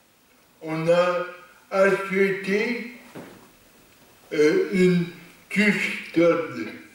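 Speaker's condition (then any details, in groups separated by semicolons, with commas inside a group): Cerebral palsy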